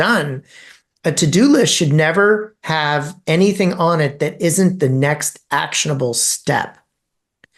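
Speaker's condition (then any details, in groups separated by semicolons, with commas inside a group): No condition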